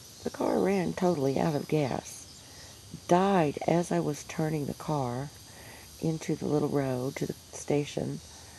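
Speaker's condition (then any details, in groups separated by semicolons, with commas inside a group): No condition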